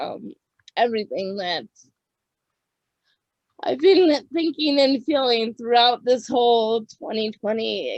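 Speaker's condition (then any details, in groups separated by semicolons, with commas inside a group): Cerebral palsy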